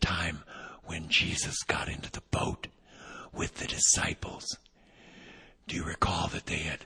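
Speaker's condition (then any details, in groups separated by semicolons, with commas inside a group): Vocal cord paralysis, unilateral; one vocal cord paralyzed, about 6 weeks; voice not yet back, audibly affected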